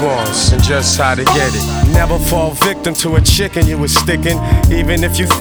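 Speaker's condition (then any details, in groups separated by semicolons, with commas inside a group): No condition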